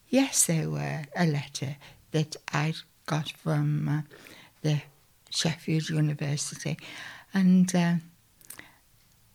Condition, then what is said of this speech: Aphasia. She still has aphasia, but it's much more mild now.